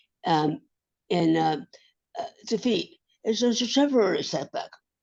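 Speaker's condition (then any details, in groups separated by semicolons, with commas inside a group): Acquired brain injury; ongoing recovery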